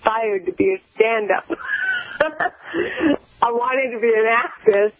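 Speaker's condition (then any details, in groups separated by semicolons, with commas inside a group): Cerebral palsy; cerebral palsy from birth, premature birth, birth trauma, lack of oxygen, spinal cord surgery C1 to C7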